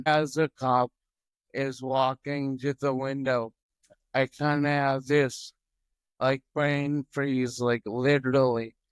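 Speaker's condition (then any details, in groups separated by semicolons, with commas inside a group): Toxic leukoencephalopathy, locked-in syndrome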